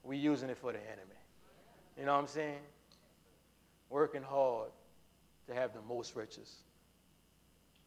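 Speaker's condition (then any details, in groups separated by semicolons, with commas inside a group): No condition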